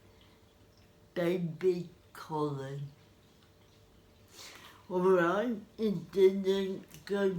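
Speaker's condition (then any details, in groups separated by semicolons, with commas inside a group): Cerebral palsy; spastic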